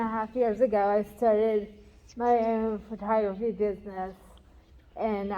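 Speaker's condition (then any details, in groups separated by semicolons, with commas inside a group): Cerebral palsy; talks differently than others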